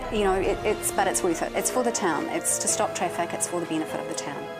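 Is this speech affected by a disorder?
No.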